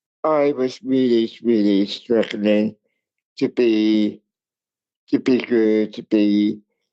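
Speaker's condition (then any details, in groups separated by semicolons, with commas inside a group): Cerebral palsy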